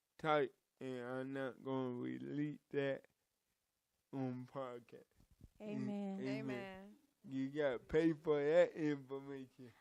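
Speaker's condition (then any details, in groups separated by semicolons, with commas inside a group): Cerebral palsy; from birth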